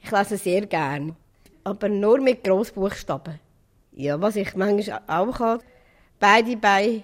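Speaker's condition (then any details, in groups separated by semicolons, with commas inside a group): Down syndrome; trisomy 21, present from birth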